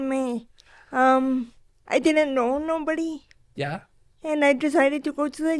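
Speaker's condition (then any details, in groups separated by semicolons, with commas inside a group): Cerebral palsy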